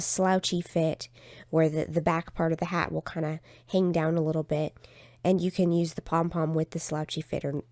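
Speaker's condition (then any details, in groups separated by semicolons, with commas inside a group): No condition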